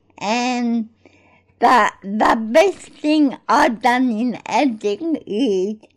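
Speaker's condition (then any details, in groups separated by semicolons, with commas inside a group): Cerebral palsy; born in Greece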